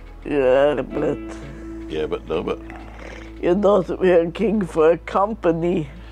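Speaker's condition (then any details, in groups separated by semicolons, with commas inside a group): Multiple sclerosis; may be slower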